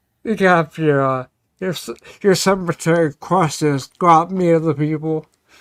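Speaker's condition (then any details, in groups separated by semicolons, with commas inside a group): Ataxia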